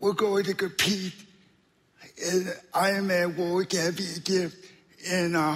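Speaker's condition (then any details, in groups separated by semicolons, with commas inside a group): Spastic quadriplegic cerebral palsy; wheelchair user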